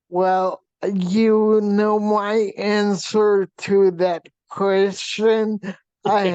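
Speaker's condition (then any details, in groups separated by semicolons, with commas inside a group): Vp shunt failure, brain pressure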